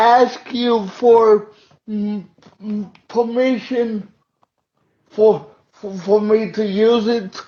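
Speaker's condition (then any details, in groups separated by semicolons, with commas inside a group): Cerebral palsy; uses wheelchair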